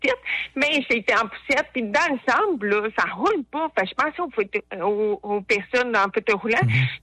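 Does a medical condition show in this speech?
Yes: hard of hearing; disability not very noticeable to others.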